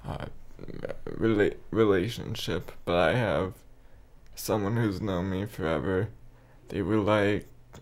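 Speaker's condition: Cerebral palsy, spastic quadriplegia

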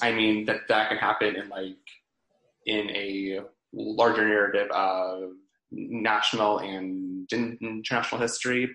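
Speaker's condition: Stutter; years of speech therapy; therapy goal struggle-free rather than stutter-free speech, less physical tension; sound and syllable repetitions, blocks with physical tension, frequent fillers like uh; repeated sounds, repeated words

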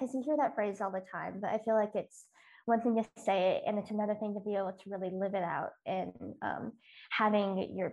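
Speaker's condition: Cleft lip and palate

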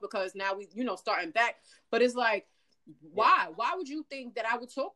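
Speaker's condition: No condition

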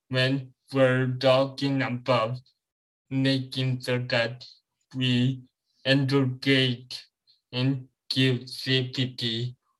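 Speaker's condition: Cerebral palsy

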